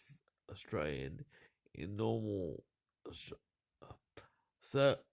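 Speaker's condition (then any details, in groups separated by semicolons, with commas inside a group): Cerebral palsy; uses wheelchair; cannot bend over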